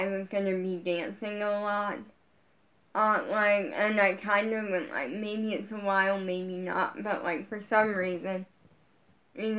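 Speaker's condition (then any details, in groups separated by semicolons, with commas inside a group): Brain injury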